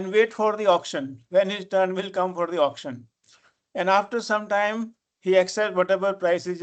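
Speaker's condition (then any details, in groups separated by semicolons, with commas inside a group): No condition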